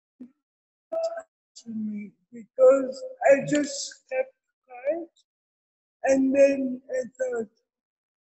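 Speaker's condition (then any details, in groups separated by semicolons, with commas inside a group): Cerebral palsy; from birth in Kenya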